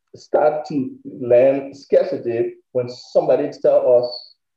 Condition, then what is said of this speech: Stuttering. There are some times I can't even call my own name to introduce myself.